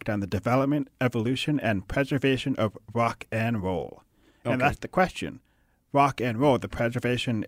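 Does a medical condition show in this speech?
Yes: hard of hearing; deaf.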